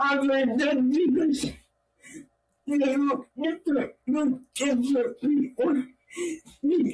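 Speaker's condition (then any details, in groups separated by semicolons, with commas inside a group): Cerebral palsy; own voice needs subtitles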